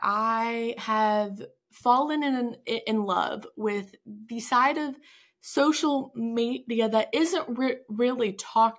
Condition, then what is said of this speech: Stuttering. We never know if I'm going to be stuttering a lot more or not.